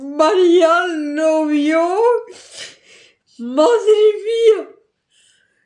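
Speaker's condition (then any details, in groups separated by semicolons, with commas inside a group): ALS; ALS, limb onset, right leg then left leg, then arms; hands and arms barely move, now affecting speech; increasingly hard to articulate, losing speech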